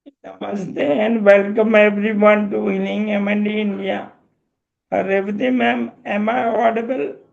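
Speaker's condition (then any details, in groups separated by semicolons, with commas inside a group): Motor neurone disease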